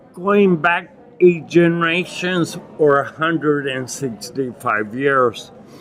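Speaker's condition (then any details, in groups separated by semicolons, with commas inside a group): Acquired ataxia (lance-adams syndrome)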